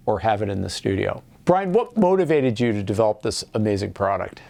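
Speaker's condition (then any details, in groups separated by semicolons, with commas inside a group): No condition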